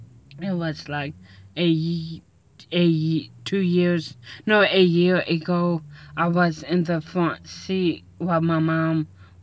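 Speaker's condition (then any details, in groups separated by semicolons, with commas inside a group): Mild cerebral palsy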